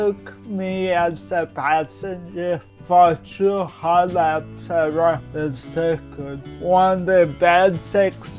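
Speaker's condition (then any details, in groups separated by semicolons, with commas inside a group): Cerebral palsy; present from birth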